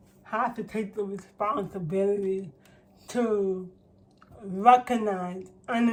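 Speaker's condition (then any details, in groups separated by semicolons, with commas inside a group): Cerebral palsy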